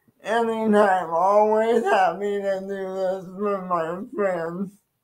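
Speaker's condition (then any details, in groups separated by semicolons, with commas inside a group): Cerebral palsy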